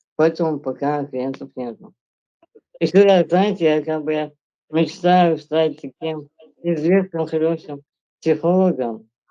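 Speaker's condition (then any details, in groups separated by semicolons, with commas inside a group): Spinal muscular atrophy; progressive motor neuron loss, progressive loss of movement; on costly medication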